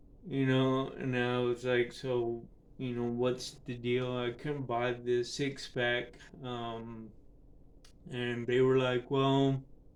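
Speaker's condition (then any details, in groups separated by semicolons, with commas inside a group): Cerebral palsy; affects speech and balance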